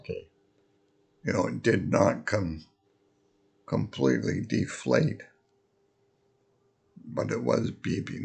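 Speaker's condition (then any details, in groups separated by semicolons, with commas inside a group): Multiple sclerosis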